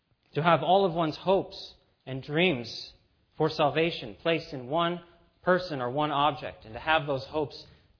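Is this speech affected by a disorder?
No.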